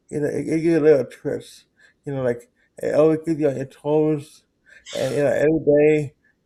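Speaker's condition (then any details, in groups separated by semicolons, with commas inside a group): Cerebral palsy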